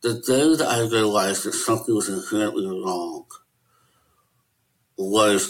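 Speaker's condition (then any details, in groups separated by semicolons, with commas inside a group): Möbius syndrome; incomplete lip closure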